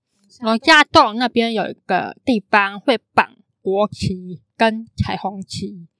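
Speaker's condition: Congenital hearing impairment; can sound sing-song

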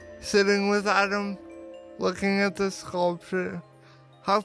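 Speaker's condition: Cerebral palsy; power wheelchair user, personal support worker 6 hours weekly, mother toilets, washes, cooks, dresses, drives; needs daily personal support, help getting up every morning

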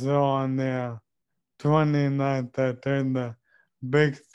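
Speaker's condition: ALS; diagnosed at age 29, just before 30th birthday; 2 years since diagnosis; voice still clear, uncertain how long clear speech will last, voice banking largely completed

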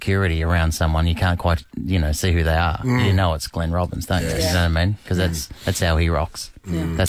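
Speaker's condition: No condition

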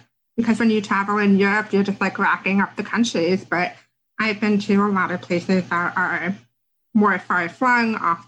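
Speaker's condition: Deafness; had speech therapy

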